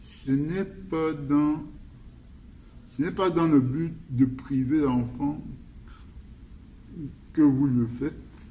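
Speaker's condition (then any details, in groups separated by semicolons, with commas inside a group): Cerebral palsy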